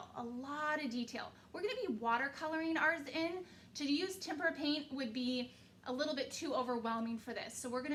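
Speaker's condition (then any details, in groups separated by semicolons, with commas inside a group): No condition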